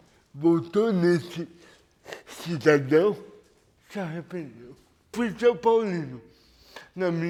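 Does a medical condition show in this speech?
Yes: cerebral palsy.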